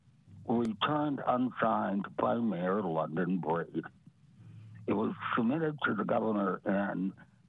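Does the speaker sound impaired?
Yes: parotid gland removal; parotid salivary gland removed; difficulty speaking at this recording, recurring, attributed to parotid gland removal.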